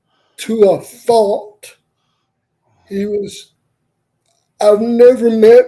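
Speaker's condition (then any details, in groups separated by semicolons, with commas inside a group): Cerebral palsy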